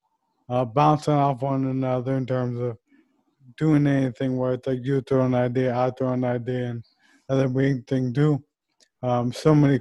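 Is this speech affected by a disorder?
Yes: ALS; voice changed a little, some slurring, dictation differences, still understandable.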